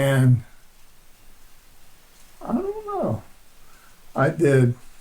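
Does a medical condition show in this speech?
Yes: Parkinson's disease.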